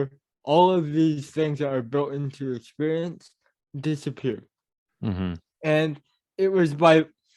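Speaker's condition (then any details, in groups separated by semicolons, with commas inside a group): Cerebral palsy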